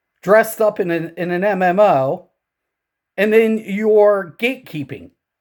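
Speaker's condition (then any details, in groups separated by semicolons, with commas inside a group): No condition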